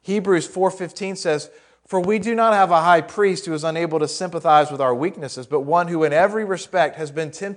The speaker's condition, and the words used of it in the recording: No condition.